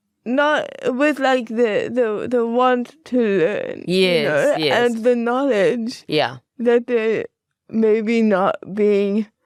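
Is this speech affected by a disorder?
Yes: cerebral palsy, spastic quadriplegia.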